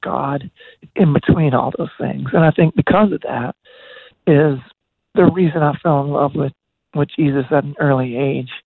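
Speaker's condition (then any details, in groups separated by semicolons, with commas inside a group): Voice disorder; progressive voice disorder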